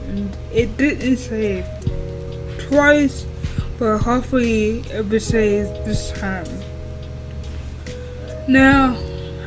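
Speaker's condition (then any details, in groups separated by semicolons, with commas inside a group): Cerebral palsy; wheelchair user, placed in special needs classes, told would not be able to read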